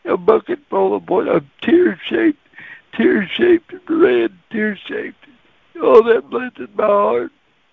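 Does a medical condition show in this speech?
Yes: cerebral palsy; cerebral palsy voice.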